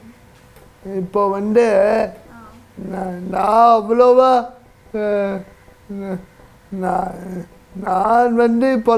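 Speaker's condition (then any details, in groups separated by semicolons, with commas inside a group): Cerebral palsy; lost about 90% of bodily function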